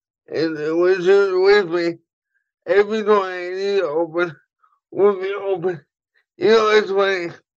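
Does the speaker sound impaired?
Yes: cerebral palsy; laundry.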